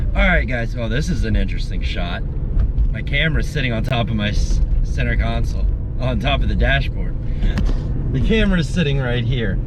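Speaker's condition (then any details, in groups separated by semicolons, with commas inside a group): No condition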